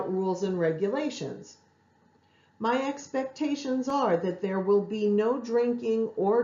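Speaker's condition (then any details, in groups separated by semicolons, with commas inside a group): No condition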